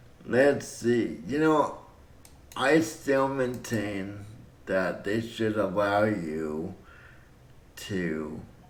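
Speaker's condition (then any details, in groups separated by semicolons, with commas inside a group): Cerebral palsy; breathing fine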